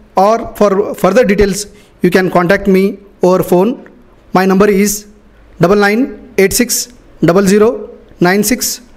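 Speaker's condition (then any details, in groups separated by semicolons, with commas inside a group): No condition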